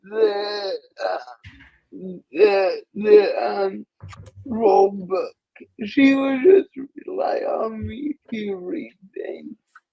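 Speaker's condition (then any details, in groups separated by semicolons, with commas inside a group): Cerebral palsy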